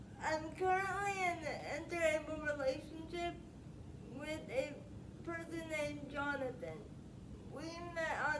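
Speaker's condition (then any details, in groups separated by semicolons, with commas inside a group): Spastic quadriplegic cerebral palsy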